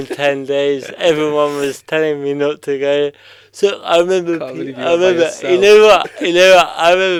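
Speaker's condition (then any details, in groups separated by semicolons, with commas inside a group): Cerebral palsy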